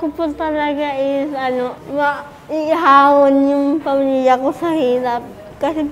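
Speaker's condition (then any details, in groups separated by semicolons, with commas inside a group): Cerebral palsy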